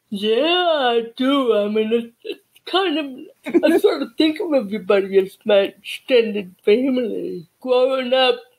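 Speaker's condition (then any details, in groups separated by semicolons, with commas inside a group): Cerebral palsy; childhood speech therapy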